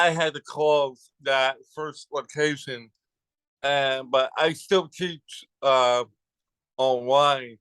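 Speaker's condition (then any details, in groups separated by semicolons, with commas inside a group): Cerebral palsy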